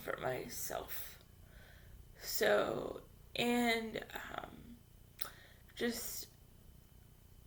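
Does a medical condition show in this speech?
Yes: cerebral palsy; capable of speaking.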